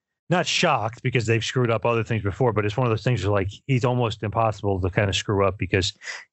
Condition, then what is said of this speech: None; typical speech.